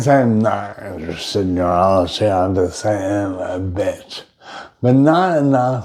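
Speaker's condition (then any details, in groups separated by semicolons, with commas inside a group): Brain injury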